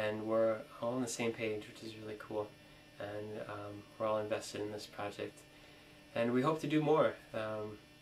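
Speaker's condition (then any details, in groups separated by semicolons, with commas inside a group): No condition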